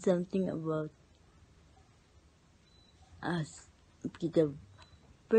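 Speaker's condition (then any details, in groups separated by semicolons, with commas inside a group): Cerebral palsy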